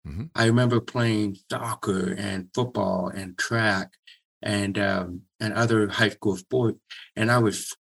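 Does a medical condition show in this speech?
Yes: severe to profound hearing loss; congenital severe to profound hearing loss, identified near age 2, two deaf uncles, hearing aids since early childhood; Starkey Genesis AI rechargeable hearing aids with streaming, Starkey wearer since 2000; speech language therapy programs in childhood, relied on lip reading when aids failed.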